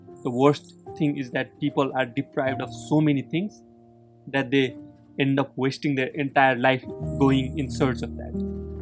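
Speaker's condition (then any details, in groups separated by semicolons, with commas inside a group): No condition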